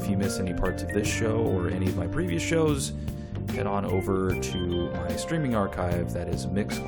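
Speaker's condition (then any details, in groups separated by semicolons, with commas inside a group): No condition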